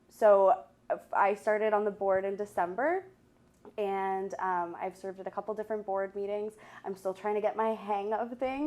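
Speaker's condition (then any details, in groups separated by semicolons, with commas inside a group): No condition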